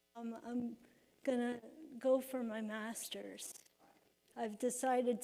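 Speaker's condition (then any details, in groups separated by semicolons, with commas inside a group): Cerebral palsy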